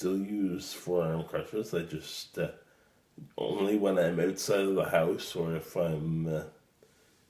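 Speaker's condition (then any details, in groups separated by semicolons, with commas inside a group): Cerebral palsy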